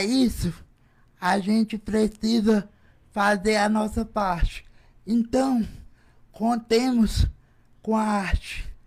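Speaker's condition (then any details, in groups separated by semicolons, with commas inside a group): Cerebral palsy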